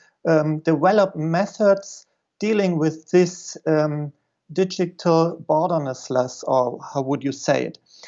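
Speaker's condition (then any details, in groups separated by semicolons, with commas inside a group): No condition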